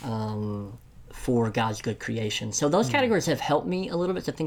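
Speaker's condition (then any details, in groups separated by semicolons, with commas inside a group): Cleft lip and palate; congenital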